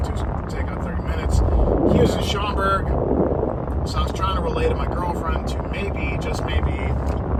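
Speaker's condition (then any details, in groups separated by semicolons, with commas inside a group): No condition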